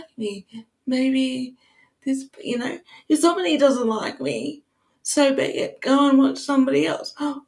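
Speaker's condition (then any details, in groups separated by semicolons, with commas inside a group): Cerebral palsy; speech higher on bad days, people on cam often think drunk at first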